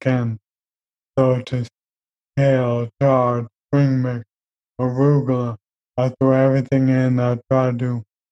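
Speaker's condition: ALS; young onset

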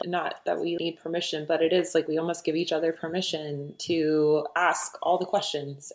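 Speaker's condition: No condition

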